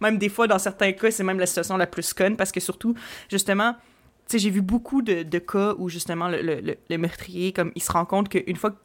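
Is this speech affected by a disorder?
No.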